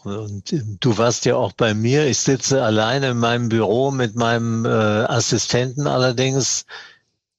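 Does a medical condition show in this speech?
Yes: Parkinson's disease; diagnosed 2016 around age 75, years of tremor before, family doctor blamed stage fright.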